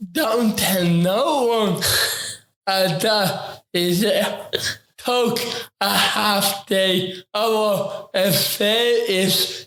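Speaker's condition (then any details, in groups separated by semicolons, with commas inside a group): Ataxic cerebral palsy; affects talking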